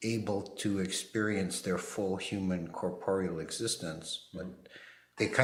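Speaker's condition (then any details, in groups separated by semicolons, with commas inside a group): No condition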